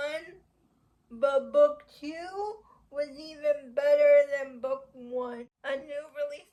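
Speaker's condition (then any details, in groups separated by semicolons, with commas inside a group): Cerebral palsy; uses wheelchair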